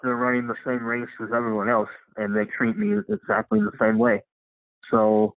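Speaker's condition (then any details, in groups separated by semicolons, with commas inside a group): Cleft lip and palate; congenital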